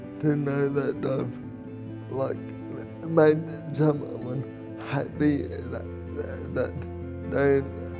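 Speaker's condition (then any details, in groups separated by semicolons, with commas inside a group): Cerebral palsy; birth injury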